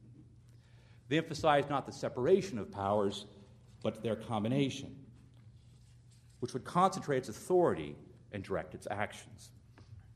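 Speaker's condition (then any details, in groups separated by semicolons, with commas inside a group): No condition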